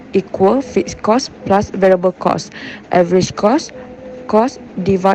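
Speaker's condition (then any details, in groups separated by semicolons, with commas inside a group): No condition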